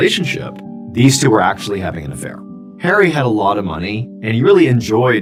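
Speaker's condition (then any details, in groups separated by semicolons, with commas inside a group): No condition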